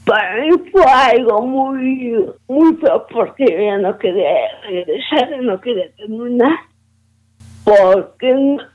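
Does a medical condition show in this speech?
Yes: cerebral palsy; premature birth, negligent right knee tumor surgery cut tendons, not walking at 18 months, diagnosed 18-19; walks slowly without wheelchair, difficulty moving and handling objects; some difficulty speaking, able to speak.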